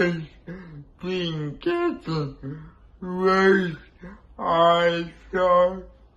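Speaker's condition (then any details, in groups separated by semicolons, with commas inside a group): Cerebral palsy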